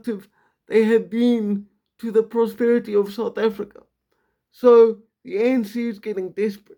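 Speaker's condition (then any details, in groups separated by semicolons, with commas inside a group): Quadriplegic cerebral palsy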